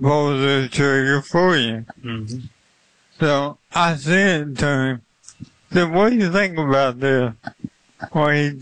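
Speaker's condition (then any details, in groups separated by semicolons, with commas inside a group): ALS; limb-onset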